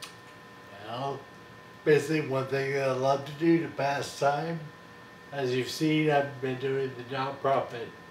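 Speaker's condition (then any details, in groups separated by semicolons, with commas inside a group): Friedreich's ataxia; slightly slurred voice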